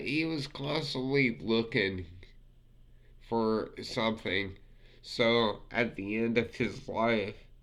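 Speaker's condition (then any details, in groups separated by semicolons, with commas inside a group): Multiple sclerosis; affects fingers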